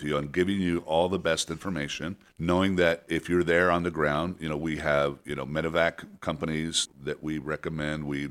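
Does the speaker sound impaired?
No.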